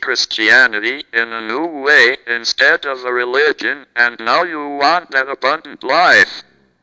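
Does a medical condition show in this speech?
Yes: cerebral palsy, through a speech-generating device; present from birth, never walked, had caregiver who helped with walking attempts; never knew what it was like to talk.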